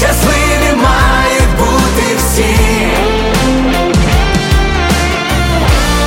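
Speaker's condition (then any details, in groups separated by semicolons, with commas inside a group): No condition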